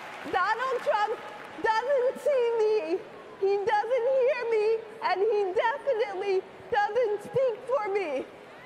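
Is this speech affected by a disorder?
Yes: cerebral palsy, spastic quadriplegia; spastic quadriplegia, premature birth.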